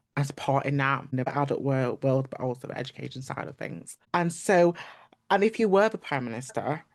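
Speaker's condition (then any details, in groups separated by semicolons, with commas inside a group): No condition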